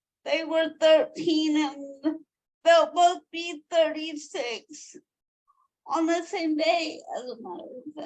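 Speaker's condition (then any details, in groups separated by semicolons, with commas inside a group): Cerebral palsy; from birth, 42 surgeries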